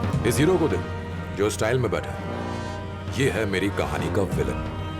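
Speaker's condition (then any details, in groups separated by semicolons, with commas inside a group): No condition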